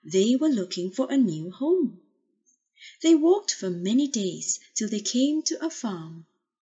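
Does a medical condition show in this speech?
No.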